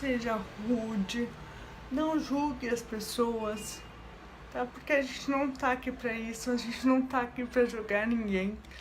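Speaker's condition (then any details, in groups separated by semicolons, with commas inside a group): Cerebral palsy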